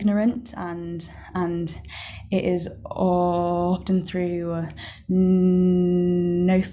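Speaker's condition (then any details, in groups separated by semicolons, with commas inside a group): Stammer; onset with silent blocking, about 6 months saying nothing, McGuire program about 10 years ago; uses McGuire breathing technique, belt worn outside clothes as reminder to breathe deeply before speaking; stammer variable and changeable, began as silent blocks, relies on breathing technique; repeated words, prolonged sounds, blocks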